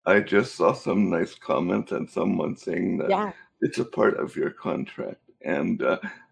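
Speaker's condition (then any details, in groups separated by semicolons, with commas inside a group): Cerebral palsy; cerebral palsy since birth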